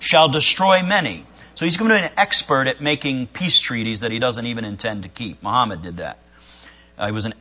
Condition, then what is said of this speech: No condition.